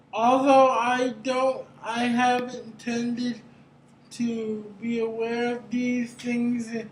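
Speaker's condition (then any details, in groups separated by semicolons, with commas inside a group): Cerebral palsy; brain injury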